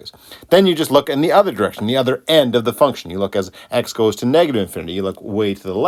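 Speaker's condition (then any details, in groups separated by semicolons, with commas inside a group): No condition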